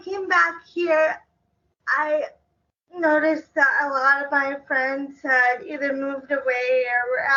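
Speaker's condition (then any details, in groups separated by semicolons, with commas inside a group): Cerebral palsy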